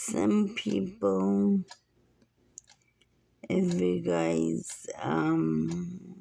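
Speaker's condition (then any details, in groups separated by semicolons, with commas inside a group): Muscular dystrophy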